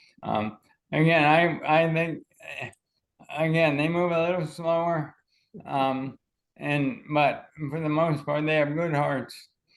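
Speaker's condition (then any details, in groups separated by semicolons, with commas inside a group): ALS; two clinical trials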